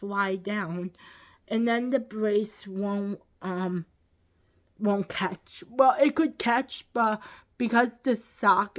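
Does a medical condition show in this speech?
Yes: cerebral palsy.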